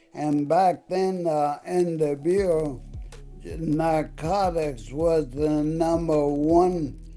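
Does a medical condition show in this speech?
Yes: ALS.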